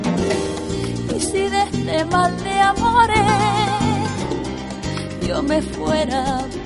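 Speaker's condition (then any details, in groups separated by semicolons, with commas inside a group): No condition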